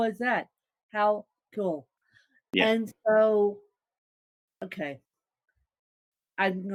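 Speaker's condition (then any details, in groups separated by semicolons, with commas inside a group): Cerebral palsy, mixed, moderate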